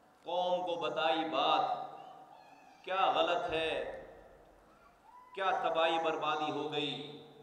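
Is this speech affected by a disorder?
No.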